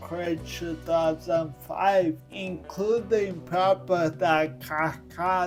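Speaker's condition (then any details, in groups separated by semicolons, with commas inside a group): Cerebral palsy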